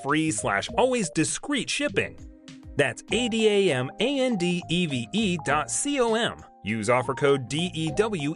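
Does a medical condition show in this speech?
No.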